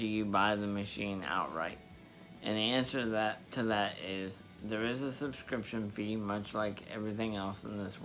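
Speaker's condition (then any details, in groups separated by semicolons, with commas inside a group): Cerebral palsy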